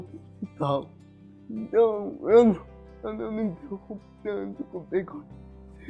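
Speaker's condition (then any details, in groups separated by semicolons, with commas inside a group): Cerebral palsy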